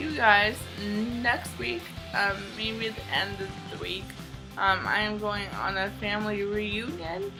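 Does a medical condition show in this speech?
Yes: cerebral palsy, mild.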